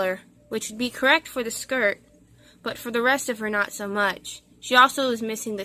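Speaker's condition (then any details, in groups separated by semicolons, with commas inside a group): No condition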